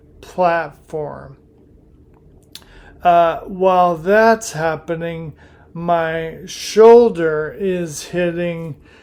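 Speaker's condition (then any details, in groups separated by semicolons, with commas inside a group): Primary lateral sclerosis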